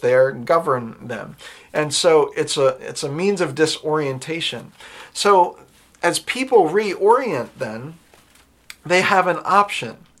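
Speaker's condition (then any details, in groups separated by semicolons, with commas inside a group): No condition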